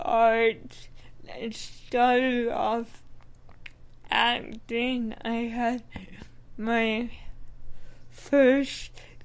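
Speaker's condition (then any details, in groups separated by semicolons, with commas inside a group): Cerebral palsy; working with speech therapist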